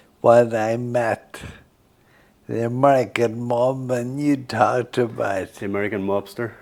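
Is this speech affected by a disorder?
Yes: Friedreich's ataxia.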